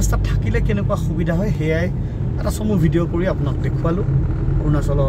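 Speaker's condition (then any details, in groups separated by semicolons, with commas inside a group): No condition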